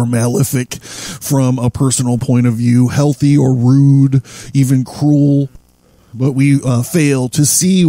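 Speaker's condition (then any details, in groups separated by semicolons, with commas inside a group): No condition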